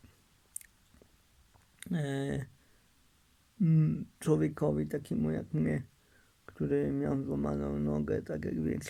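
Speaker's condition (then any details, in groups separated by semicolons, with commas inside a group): Cerebral palsy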